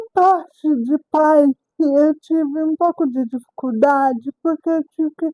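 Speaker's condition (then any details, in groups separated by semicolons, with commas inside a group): Cerebral palsy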